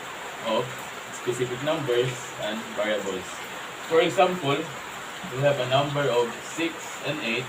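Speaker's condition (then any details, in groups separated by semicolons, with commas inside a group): No condition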